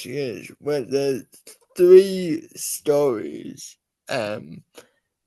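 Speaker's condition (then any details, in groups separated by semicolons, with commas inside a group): Cerebral palsy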